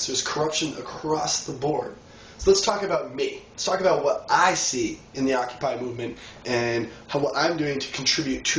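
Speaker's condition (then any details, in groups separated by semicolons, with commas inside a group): No condition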